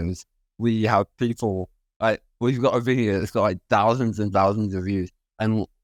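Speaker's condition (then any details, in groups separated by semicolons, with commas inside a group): Spinal muscular atrophy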